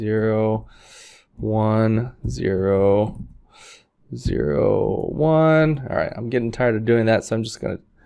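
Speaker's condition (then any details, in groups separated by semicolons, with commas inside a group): No condition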